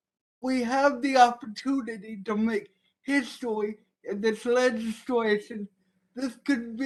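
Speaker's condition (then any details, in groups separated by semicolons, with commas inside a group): Cerebral palsy; from birth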